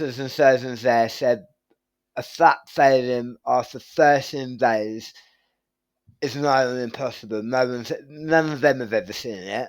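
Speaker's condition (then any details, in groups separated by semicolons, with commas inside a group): Tongue cancer surgery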